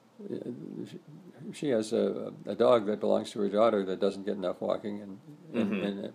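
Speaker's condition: Parkinson's disease; reduced gait

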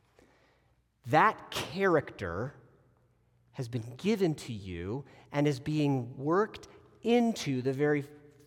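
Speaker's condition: No condition

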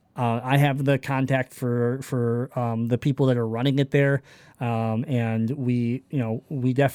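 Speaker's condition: Cleft palate; congenital cleft palate

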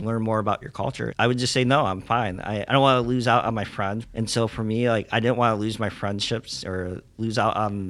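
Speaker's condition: Cleft lip and palate; congenital

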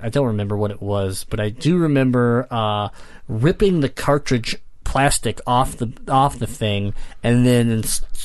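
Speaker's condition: Cleft palate; congenital

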